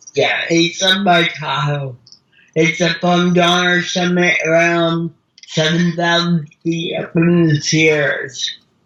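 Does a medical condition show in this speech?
Yes: cerebral palsy; mild speech impediment.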